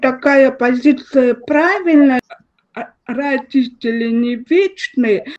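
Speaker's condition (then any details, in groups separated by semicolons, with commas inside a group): Cerebral palsy, spastic diplegia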